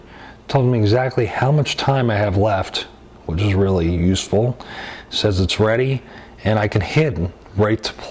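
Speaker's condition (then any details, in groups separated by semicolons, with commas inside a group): No condition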